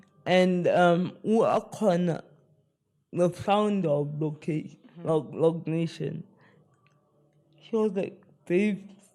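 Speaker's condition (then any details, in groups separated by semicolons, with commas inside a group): Spastic cerebral palsy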